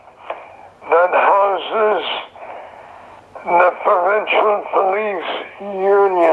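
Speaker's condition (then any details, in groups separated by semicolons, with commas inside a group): Throat cancer; survivor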